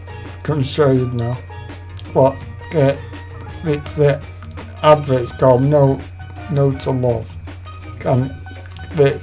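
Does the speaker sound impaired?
Yes: Duchenne muscular dystrophy; diagnosed at age 5.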